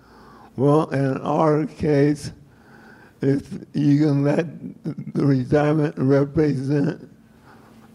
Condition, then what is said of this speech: Parkinson's disease. The impacts, well, first my voice. Obviously, I don't speak that well.